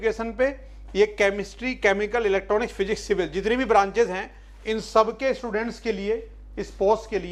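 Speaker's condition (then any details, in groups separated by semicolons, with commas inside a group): No condition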